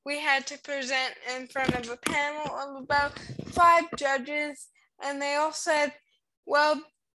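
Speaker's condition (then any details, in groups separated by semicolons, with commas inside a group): Cerebral palsy; congenital spastic cerebral palsy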